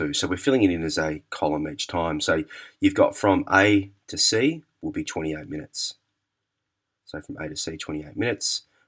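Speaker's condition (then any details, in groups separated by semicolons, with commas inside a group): No condition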